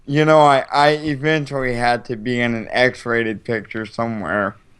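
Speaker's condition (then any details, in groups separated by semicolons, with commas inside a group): Cerebral palsy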